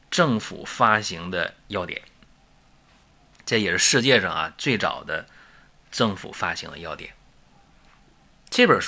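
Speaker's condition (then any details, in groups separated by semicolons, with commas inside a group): No condition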